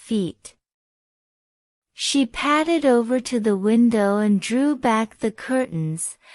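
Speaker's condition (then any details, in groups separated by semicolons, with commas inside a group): No condition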